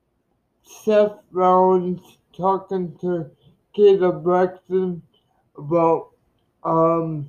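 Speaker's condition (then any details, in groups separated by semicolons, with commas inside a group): Cerebral palsy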